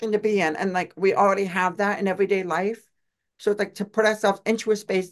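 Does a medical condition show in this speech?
Yes: deaf; sign language user.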